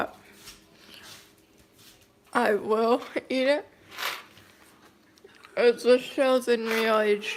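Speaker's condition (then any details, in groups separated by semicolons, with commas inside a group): Cerebral palsy, mild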